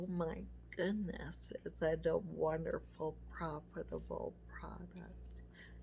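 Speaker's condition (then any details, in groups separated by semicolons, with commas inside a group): MS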